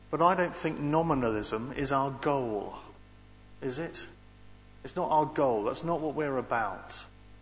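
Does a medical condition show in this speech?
No.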